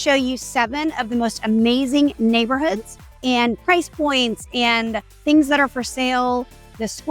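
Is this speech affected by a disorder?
No.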